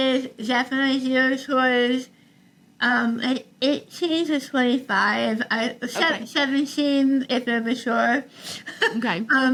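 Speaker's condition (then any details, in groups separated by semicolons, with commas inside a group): Tongue cancer, partial glossectomy; over half tongue removed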